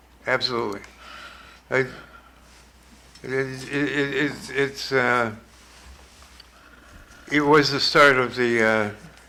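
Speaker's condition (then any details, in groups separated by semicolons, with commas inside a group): Parkinson's; severe, shaking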